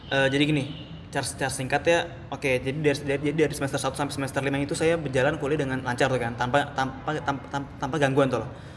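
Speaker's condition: Stuttering; stuttering since primary school grade 3, self-affirmations with mixed effect, therapist advice in Indonesian Stutter group; frequent whole-word and phrase repetitions, part-word repetitions, many fillers and hesitations; worse when uncomfortable, meeting new people, tired or ill; fluent when relaxed and comfortable; repeated words

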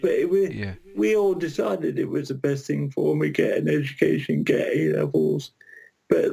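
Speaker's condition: Cerebral palsy; brain starved of oxygen at birth

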